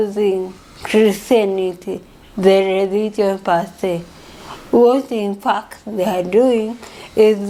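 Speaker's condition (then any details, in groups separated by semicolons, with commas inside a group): Cerebral palsy; from birth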